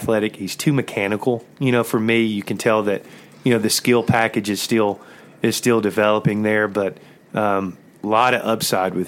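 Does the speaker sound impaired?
No.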